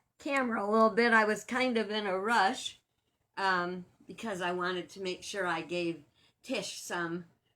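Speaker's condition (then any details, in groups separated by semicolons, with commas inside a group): No condition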